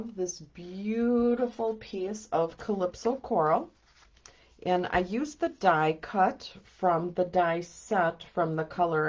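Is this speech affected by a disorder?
No.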